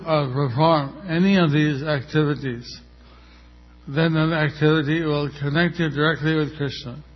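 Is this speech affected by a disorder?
Yes: stroke with facial paralysis; stroke a little over a year ago, one side of face a little paralyzed; a little over a year since stroke, undergoing therapy; pronunciation less clear than before due to partial facial paralysis.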